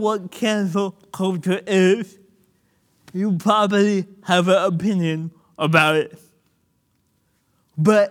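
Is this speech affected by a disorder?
Yes: cerebral palsy; birth oxygen loss, cord around neck, spasms, limited body control, motor deficits, childhood physical, occupational therapy; speaking a little difficult, more difficult when nervous, listeners may need to rewind.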